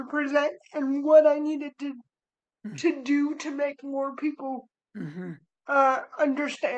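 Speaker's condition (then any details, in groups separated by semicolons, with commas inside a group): Cerebral palsy; spastic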